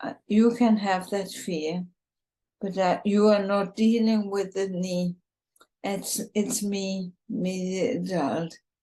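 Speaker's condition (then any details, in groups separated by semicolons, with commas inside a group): ALS, bulbar form, bulbar onset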